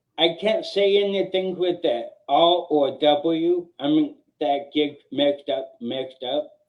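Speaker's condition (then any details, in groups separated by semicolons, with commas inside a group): Cerebral palsy; mildest kind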